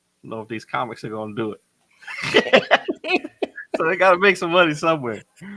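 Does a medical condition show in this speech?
No.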